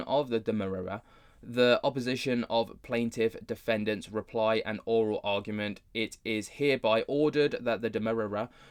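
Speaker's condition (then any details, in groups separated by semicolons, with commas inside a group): No condition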